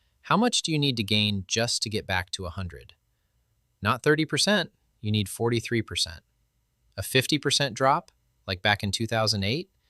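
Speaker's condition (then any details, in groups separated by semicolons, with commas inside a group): No condition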